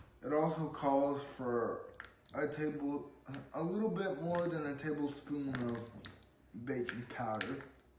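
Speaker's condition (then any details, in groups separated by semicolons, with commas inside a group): Cerebral palsy; uses wheelchair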